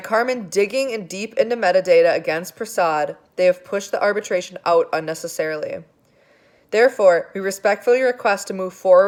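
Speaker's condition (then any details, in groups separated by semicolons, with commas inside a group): No condition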